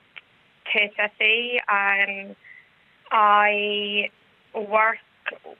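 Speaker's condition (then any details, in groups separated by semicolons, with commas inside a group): Stutter; stutter from about age 3, progressively worse with age, childhood speech therapy without benefit; age 37, severity varies by day and situation, eases as conversation goes on; stutters on words such as coke, worse under pressure or when others finish words; prolonged sounds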